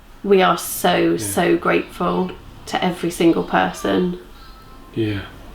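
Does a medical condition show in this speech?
No.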